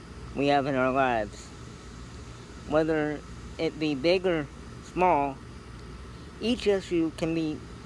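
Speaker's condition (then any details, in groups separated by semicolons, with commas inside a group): Cerebral palsy; scoliosis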